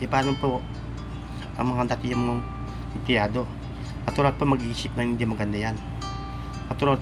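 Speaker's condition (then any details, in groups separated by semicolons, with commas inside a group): No condition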